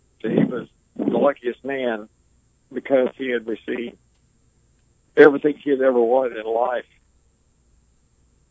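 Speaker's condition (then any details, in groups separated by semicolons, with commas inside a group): ALS; motor neuron loss, progressive paralysis, wheelchair user, sensation intact, pain from clothing seams and shirt wrinkles; able to speak and communicate clearly, slower pace, communicating takes more time due to ventilator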